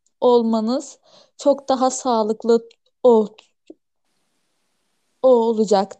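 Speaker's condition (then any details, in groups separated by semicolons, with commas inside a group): Stuttering; familial stuttering, mother also stutters, stuttering center around age 13, joined Kekemeler Derneği at 25-26; asks listeners to wait until words come out; repeated sounds, blocks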